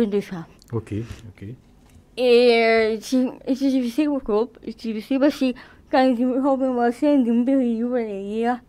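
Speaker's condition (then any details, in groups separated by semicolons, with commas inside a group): Cerebral palsy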